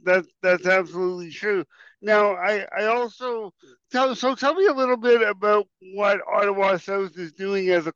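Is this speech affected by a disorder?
Yes: cerebral palsy; some 40 years ago.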